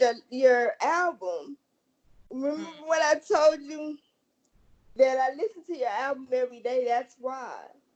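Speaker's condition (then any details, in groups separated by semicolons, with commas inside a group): Cerebral palsy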